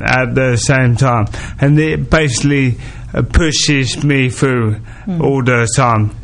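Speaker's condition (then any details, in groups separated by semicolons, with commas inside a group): Motor neurone disease; progressive neurological disease; daily deterioration; speech heavily impacted, slowed down, slurred around the edges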